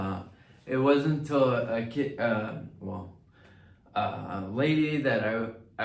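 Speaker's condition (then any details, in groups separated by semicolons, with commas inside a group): Mild cerebral palsy; mild, from birth; years of physical therapy; slight speech slur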